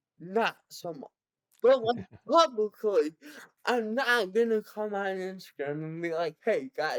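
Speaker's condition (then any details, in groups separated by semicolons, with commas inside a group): Cerebral palsy; present from birth, severe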